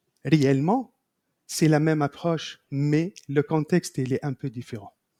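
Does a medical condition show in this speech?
No.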